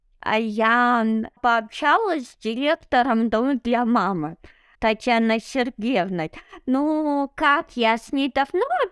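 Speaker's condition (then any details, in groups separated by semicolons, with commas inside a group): Cerebral palsy; no wheelchair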